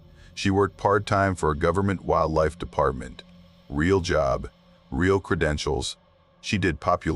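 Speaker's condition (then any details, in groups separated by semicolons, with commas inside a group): No condition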